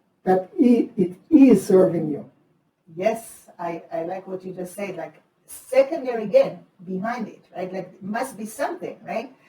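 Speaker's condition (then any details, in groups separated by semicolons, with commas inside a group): No condition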